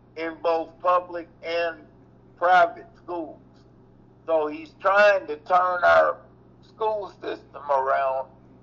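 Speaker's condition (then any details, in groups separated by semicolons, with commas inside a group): Cerebral palsy; mobility affected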